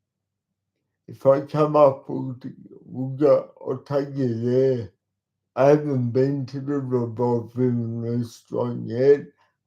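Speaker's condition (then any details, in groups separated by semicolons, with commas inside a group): Cerebral palsy; talks slowly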